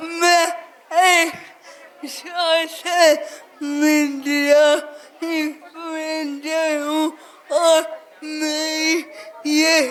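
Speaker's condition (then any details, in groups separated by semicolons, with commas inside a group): Cerebral palsy; speech not clear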